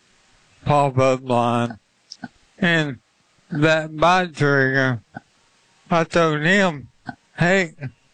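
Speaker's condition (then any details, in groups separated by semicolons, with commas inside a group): ALS; limb-onset, left hand weakness first, spread through left arm, slight right leg symptoms, diagnosed at Duke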